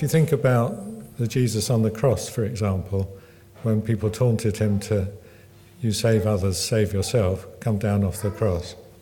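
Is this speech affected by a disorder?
Yes: Parkinson's; Parkinson's exercise programmes, table tennis and snooker groups.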